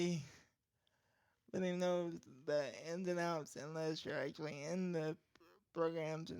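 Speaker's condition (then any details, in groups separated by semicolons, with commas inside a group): Cerebral palsy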